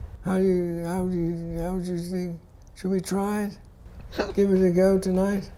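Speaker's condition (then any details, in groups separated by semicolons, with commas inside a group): Parkinson's disease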